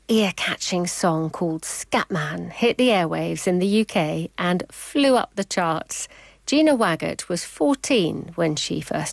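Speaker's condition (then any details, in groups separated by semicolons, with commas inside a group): No condition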